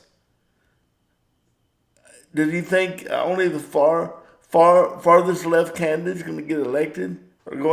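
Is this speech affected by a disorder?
Yes: cerebral palsy; power wheelchair.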